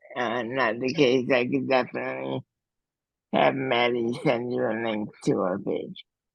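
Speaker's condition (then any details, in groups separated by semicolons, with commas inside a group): Cerebral palsy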